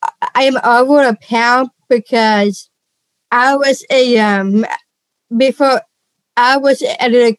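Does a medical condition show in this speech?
Yes: Down syndrome; congenital.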